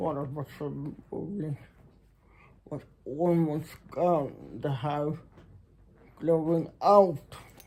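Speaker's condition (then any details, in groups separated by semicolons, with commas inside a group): Muscular Parkinson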